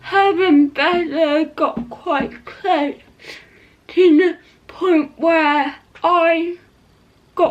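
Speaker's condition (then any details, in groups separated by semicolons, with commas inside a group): Cerebral palsy; not quadriplegic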